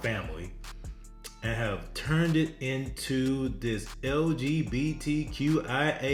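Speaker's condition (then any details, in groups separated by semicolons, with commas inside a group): No condition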